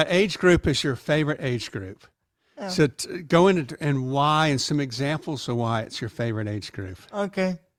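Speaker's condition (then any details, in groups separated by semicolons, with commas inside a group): No condition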